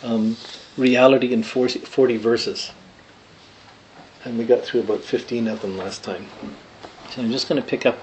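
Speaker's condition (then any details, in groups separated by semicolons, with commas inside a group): No condition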